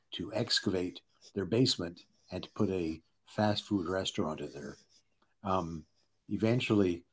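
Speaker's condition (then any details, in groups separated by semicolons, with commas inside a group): No condition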